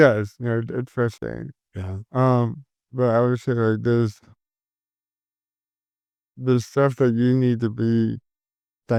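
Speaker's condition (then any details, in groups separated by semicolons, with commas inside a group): Cerebral palsy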